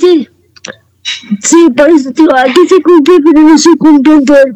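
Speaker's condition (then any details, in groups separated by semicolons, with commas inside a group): Cerebral palsy; no seizures, no medication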